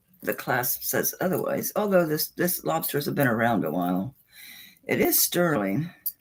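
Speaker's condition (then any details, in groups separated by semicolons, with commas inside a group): No condition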